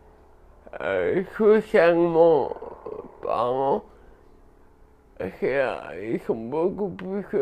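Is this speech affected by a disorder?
Yes: cerebral palsy; perceptual disorders; slowness.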